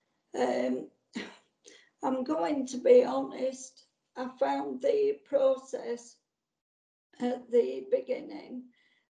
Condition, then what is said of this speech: ALS (motor neuron disease). So it has changed quite a lot.